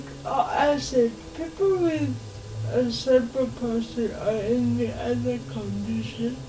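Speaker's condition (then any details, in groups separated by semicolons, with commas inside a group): Cerebral palsy; able to speak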